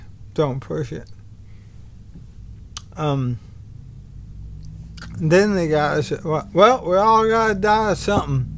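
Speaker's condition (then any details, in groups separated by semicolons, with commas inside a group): ALS; speech degraded, barely able to talk, half-breath capacity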